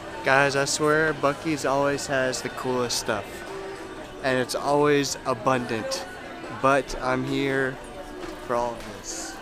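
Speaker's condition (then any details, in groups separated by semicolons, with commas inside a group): No condition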